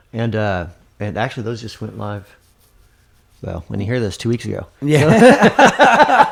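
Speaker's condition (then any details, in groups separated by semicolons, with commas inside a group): No condition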